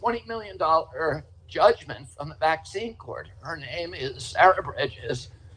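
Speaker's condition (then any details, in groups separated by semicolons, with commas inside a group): Spasmodic dystonia; voice trembles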